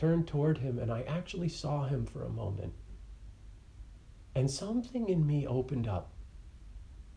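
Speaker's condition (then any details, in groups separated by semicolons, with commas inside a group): No condition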